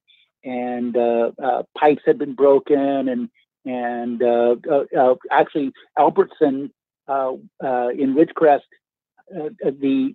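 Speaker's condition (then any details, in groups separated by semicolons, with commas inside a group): Aphasia after stroke; stroke 3 years ago at Magic Castle, cedar sinai hospital, 15 months speech therapy, limbs unaffected; sounds remarkably well, about 99% fluent when speaking fast, trouble when speaking slowly; initially could not speak, word-finding trouble when slow, reading and writing fine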